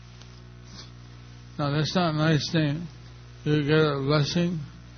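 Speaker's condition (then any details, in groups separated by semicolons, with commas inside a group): Stroke; understood only a little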